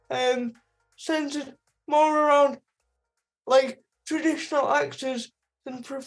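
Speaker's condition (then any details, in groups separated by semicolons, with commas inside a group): Speech impediment; took four hours to record a one-minute piece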